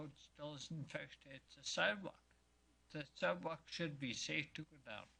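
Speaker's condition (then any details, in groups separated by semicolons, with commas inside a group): Multiple sclerosis; affecting speech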